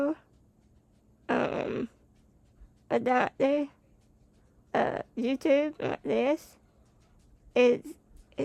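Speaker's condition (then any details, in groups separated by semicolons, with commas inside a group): Spinal muscular atrophy type 2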